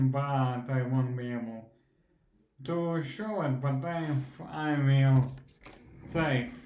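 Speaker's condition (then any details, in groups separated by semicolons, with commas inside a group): Primary progressive multiple sclerosis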